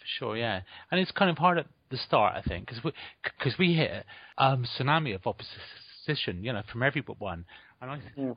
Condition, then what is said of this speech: Stuttering. Well, sometimes I do, and sometimes not, and it's peculiar.